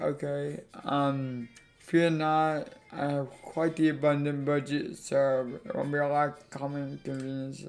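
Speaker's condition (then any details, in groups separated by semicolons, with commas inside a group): Cerebral palsy; affects legs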